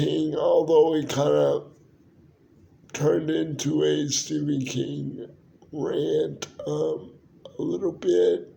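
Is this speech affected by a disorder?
Yes: cerebral palsy.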